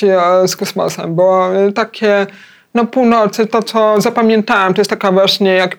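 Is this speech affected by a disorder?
Yes: hard of hearing, cochlear implant.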